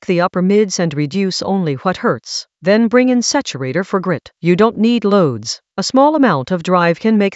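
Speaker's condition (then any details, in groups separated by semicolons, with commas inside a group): No condition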